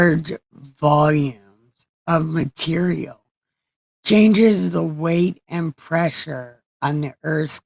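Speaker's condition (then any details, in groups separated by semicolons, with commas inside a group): Brain injury; brain surgery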